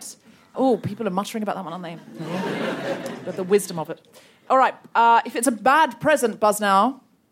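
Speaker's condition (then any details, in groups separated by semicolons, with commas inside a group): No condition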